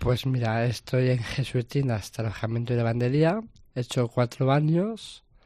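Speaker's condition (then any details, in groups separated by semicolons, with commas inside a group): Down syndrome; trisomy 21, extra copy of chromosome 21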